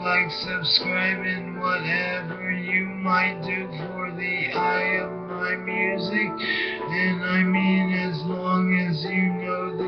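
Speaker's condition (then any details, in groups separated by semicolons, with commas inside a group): Brain injury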